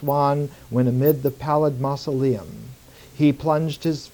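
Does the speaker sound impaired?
No.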